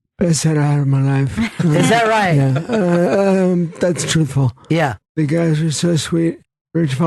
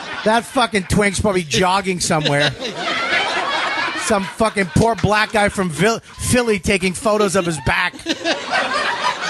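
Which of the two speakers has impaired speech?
The first: brain injury; caused by car accident.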